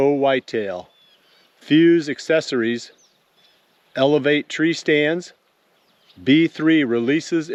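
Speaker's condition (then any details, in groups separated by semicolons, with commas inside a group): No condition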